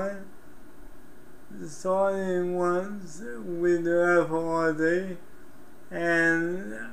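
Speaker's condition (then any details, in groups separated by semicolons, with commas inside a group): Cerebral palsy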